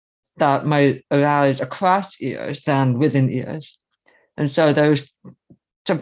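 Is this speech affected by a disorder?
Yes: severe to profound hearing loss, early-onset; cochlear implant user; severe to profound loss from early age, childhood body-worn aids both ears, left ear deterioration, vertigo; left cochlear implant one year, hearing aid other ear, speech rehab, voices robotic first, now natural; early intervention at summer speech school in New Jersey, learned to speak and listen, speech-in-noise difficulty.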